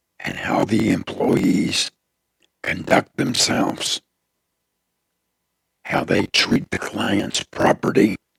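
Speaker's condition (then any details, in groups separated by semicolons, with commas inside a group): Throat cancer; tracheostomy tube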